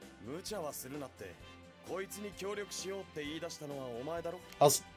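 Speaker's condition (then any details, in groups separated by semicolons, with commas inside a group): No condition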